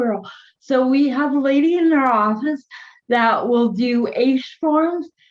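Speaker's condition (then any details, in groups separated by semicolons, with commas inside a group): Cerebral palsy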